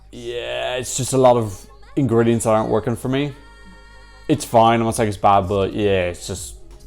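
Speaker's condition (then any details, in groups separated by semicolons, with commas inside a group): No condition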